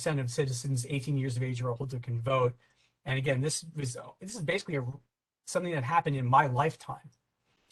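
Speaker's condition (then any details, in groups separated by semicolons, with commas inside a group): No condition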